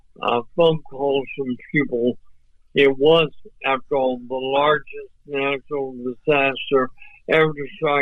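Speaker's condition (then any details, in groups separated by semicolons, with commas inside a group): ALS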